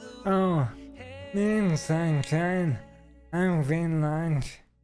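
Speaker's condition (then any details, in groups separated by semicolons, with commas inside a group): ALS; stem cell treatment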